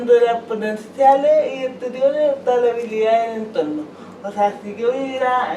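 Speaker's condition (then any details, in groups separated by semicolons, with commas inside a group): Cerebral palsy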